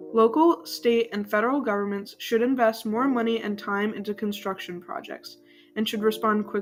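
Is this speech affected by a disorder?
No.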